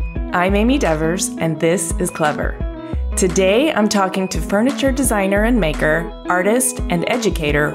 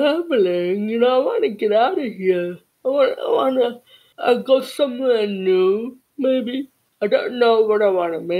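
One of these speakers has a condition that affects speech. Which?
The second: cerebral palsy; from birth, deaf in both ears; childhood speech therapy, lip reading training to improve speech.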